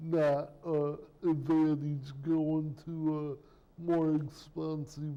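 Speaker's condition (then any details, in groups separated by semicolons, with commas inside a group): Cerebral palsy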